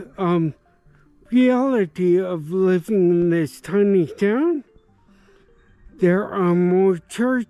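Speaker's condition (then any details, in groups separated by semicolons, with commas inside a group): Traumatic brain injury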